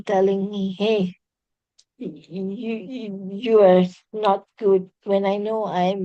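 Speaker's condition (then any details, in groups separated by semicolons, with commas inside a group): Cerebral palsy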